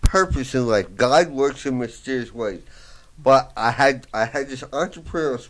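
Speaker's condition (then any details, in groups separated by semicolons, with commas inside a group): Voice box damage, traumatic brain injury; difficulty talking, lost singing voice, slight speech impediment, listeners misjudge as mentally impaired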